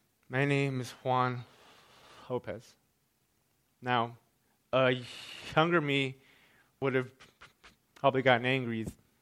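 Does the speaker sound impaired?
Yes: stuttering; severe lifelong stutter for past 25 years, since early childhood; still stutters; unpredictable difficulty saying simplest sounds, slow speech, slower tongue; here prolonged sounds.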